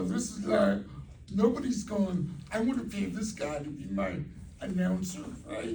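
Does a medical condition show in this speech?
Yes: cerebral palsy.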